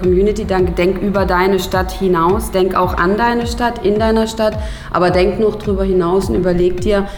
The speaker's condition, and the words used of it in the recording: None; typical speech.